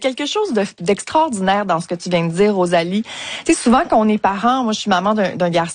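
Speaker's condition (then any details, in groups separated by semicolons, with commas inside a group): No condition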